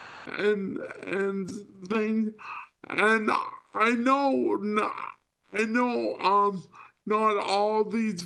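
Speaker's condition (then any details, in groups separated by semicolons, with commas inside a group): Spastic cerebral palsy; limited hand dexterity, cannot write, uses wheelchair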